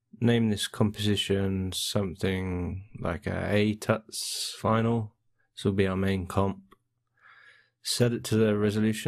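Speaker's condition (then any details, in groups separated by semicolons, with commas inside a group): No condition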